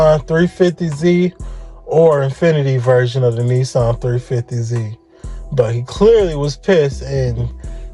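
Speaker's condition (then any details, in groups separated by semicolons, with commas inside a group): No condition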